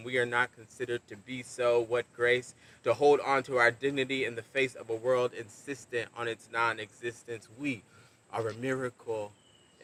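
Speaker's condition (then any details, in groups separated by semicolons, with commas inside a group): No condition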